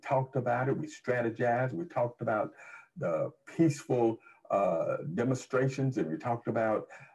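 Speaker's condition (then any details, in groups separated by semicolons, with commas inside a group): No condition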